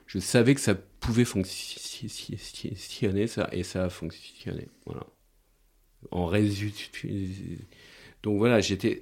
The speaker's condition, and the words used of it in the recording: Stuttering. Si je m'en sors avec un très fort bégaiement, même si là, aujourd'hui, ça va mieux, mais j'avais toujours un très fort bégaiement